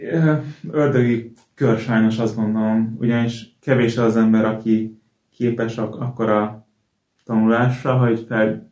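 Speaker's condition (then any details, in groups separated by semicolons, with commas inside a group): Stuttering; three years of practice at Toastmasters public speaking club; gets stuck, lengthens vowels as technique, easier speech with accepting listeners, stutter immediately audible; repeated sounds, prolonged sounds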